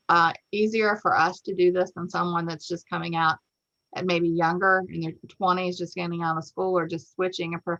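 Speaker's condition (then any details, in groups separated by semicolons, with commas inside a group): No condition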